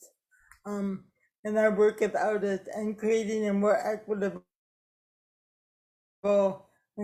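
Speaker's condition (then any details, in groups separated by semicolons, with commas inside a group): Cerebral palsy; affects speech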